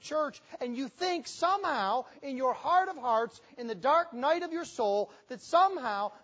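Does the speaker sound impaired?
No.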